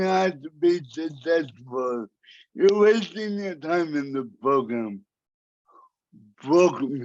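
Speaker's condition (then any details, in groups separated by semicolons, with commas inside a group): Cerebral palsy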